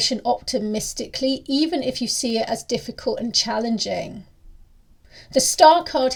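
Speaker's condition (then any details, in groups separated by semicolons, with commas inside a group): No condition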